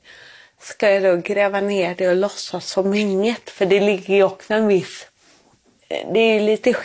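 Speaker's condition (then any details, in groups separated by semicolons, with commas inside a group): Cerebral palsy; born without heartbeat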